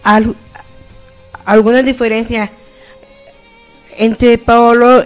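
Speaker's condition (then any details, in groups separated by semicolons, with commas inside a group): Down syndrome; congenital, boy of about thirteen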